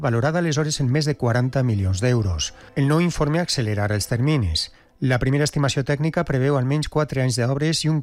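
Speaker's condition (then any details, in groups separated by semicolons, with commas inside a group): No condition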